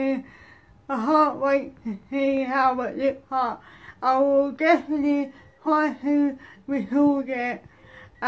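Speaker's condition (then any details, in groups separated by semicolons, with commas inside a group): Cerebral palsy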